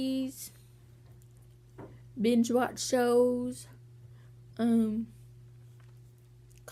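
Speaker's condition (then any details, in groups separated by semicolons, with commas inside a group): Cerebral palsy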